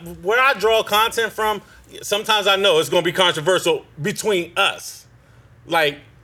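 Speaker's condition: No condition

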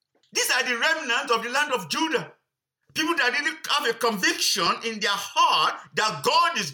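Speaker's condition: No condition

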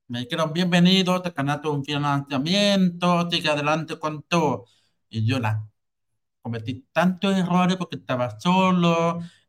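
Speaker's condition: Hearing loss with cochlear implant; no headphones

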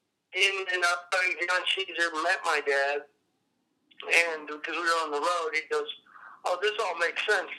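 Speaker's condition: Cerebral palsy; appearance likened to Parkinson's

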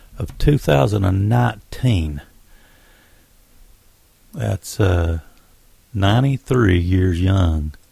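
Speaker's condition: No condition

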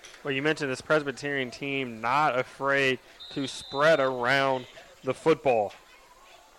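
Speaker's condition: No condition

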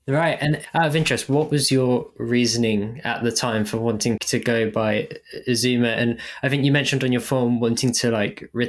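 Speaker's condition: No condition

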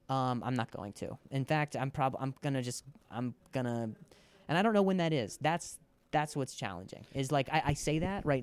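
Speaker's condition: Stutter; made finding other employment hard; converses at length in interview; listeners used to get impatient, cut off or dismiss, speech gives distinctive comedic point of view; repeated words, prolonged sounds

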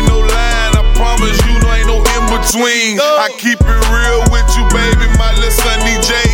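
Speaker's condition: No condition

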